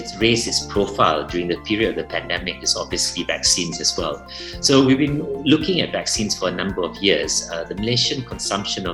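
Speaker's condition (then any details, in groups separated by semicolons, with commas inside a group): No condition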